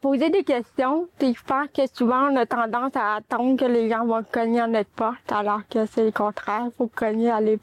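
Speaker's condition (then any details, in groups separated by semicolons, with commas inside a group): Cerebral palsy; four limbs affected, no manual dexterity, hearing problem, hearing aids both ears since age six months; needs help with daily tasks, needs accompaniment at work; speech and language disorder caused by cerebral palsy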